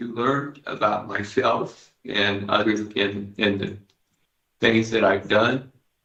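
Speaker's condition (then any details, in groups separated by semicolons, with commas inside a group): Parkinson's disease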